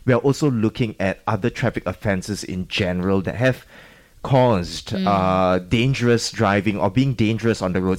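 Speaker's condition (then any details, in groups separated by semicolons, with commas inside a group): No condition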